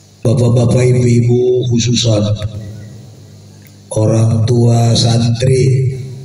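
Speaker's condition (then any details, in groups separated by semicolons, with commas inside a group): No condition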